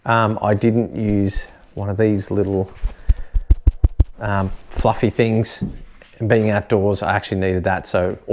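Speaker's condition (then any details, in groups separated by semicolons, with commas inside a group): No condition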